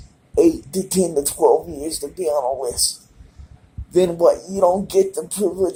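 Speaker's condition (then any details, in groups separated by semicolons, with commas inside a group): Cerebral palsy; present since birth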